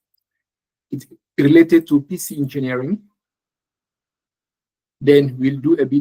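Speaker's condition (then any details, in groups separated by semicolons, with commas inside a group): No condition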